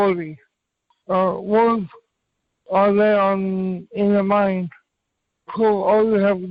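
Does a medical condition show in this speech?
Yes: cerebral palsy; from birth.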